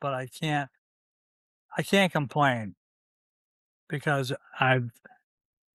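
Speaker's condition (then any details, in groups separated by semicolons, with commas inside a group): ALS, C9 mutation; still talks, early bulbar throat involvement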